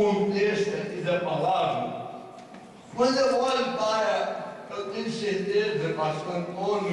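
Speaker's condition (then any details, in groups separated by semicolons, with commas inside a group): Cerebral palsy; no speech as child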